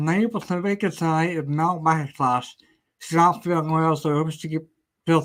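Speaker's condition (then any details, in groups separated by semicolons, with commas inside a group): Ataxia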